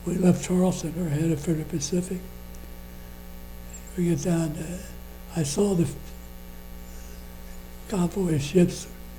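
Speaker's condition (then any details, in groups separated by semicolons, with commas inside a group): Parkinson's disease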